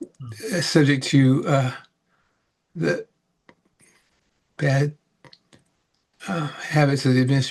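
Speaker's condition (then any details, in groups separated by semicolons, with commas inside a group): Parkinson's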